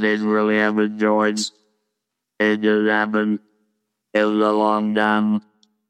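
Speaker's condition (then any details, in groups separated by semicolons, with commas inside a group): Laryngectomy, total laryngectomy with electrolarynx; robotic electric wand voice, hard to understand at first, talking effortful, wand not hard to learn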